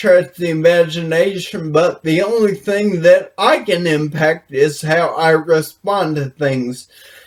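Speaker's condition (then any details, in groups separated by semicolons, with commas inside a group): Brain injury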